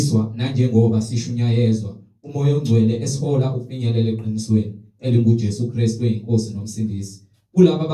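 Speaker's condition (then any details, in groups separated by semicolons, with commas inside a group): No condition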